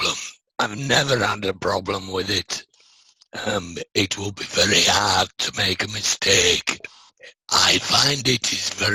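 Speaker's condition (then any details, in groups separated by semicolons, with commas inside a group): Laryngectomy; laryngectomy, voice prosthesis, radiotherapy after operation; seven years since laryngectomy, changes own voice prosthesis; speaks via voice prosthesis valve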